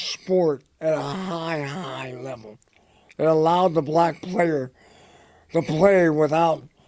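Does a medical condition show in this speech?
Yes: head and neck cancer; dry throat, dry mouth.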